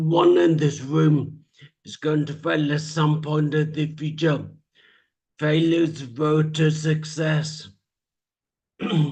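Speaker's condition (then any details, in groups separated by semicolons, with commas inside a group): Traumatic brain injury; speech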